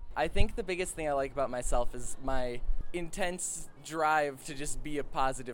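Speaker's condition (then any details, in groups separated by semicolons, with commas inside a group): No condition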